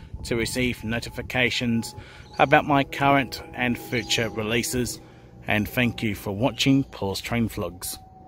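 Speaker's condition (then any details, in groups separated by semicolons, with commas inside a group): No condition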